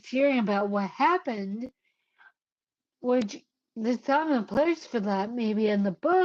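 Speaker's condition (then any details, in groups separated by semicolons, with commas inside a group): Cerebellar ataxia; caused by brain bleed, unsteady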